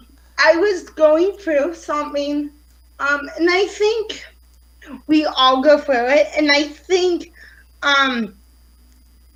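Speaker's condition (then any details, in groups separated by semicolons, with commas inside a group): Cerebral palsy; affects fine motor skills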